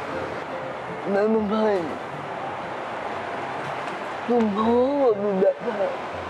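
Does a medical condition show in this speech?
Yes: cerebral palsy.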